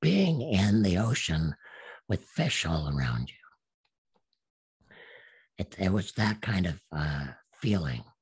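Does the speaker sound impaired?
Yes: absent vocal cords; from gunshot through neck, confirmed on repeated exams, speech therapist saw no hope; self-taught speech over about ten years, sounds made first then shaped by mouth, slight hoarseness, unique voice.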